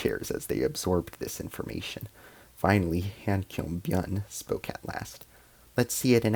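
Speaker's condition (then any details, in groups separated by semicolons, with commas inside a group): No condition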